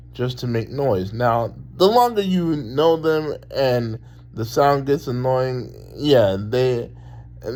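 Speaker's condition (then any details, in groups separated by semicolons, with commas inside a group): Cerebral palsy; talks very well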